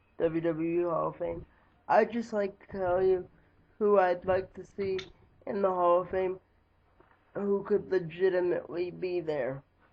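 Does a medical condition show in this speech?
Yes: cerebral palsy; lifelong, wheelchair user.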